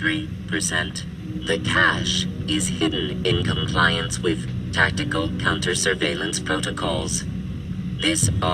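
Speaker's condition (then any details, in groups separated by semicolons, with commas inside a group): No condition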